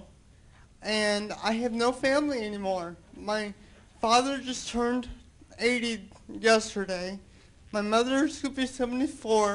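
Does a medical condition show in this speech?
Yes: cerebral palsy.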